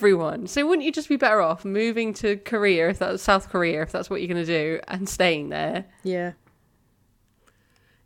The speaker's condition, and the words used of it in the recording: None; typical speech.